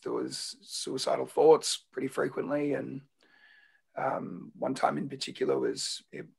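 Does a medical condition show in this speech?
Yes: laryngeal cancer; raspy voice led to diagnosis, voice still wrecked for a while, swallowing painful during radiotherapy.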